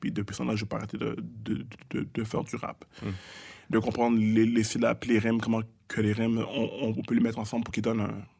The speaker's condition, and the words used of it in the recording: Stuttering. Je vous avez marqué ça depuis de, euh, tantôt, depuis que je parle.